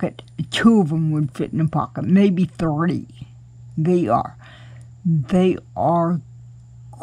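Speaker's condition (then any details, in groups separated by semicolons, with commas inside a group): Cerebral palsy; cannot walk, crawls to get around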